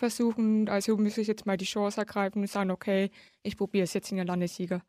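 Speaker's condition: Hard of hearing since birth; congenital severe hearing loss, left cochlear implant since age nine

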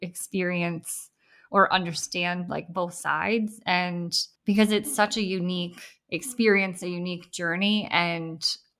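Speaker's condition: Bilateral cleft lip and palate; congenital, born essentially without palate

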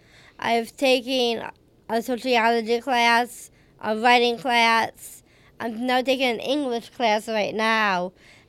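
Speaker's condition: Down syndrome; age 31

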